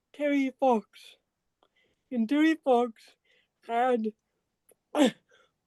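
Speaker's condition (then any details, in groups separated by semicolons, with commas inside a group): Cerebral palsy; walks a little, high energy cost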